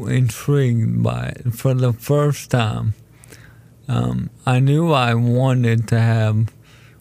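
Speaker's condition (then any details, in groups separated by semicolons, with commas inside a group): ALS; diagnosed almost 4 years ago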